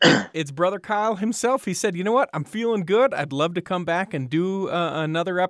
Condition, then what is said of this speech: No condition.